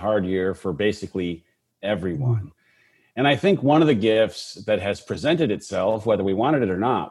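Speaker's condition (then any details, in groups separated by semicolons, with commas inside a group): No condition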